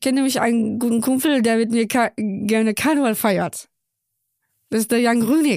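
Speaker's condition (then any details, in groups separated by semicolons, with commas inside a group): Down syndrome; congenital, born in Köln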